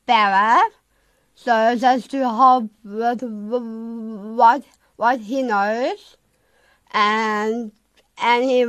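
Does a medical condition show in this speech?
Yes: Down syndrome; from birth, confirmed 3 days after birth, heart hole closed spontaneously at age 2; age 20; speaks a lot slower, learns and moves slower.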